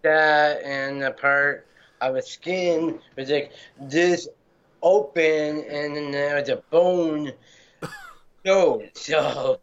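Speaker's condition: Down syndrome; congenital, present since birth, man turning 30

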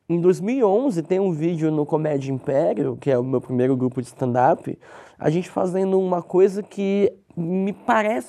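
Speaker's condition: Cleft lip; congenital cleft lip

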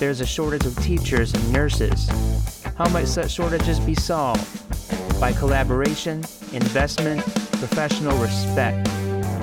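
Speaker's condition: No condition

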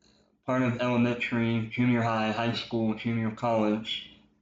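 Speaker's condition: Cleft lip and palate, popliteal pterygium syndrome; speech impediment from cleft lip and palate

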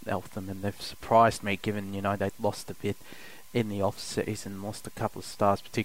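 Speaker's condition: No condition

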